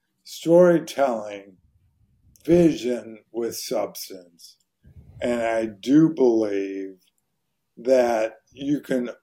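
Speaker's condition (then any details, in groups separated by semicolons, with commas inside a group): ALS; voice very hoarse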